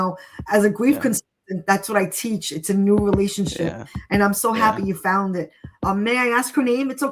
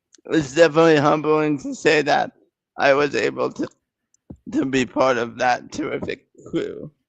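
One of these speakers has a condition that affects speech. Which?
The second: cerebral palsy; present from birth.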